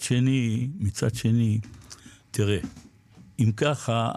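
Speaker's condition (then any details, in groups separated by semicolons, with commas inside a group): Parkinson's disease; recently diagnosed, makes body and daily life difficult, had to sell motorcycle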